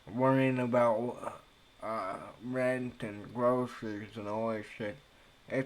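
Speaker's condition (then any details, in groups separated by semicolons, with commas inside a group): Cerebral palsy; speech affected by cerebral palsy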